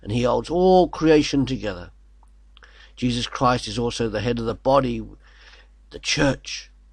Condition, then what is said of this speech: No condition.